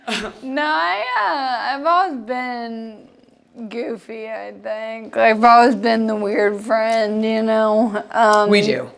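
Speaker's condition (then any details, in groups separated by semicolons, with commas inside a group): Friedreich's ataxia; progressive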